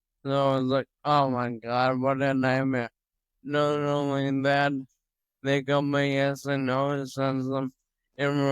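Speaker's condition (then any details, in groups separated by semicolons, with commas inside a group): Toxic leukoencephalopathy, locked-in syndrome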